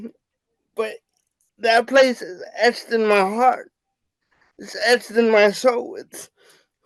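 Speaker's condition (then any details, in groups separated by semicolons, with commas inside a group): Cerebral palsy; wheelchair user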